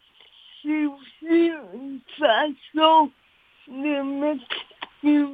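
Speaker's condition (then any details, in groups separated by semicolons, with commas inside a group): Cerebral palsy; speech affected, listeners must pay attention to follow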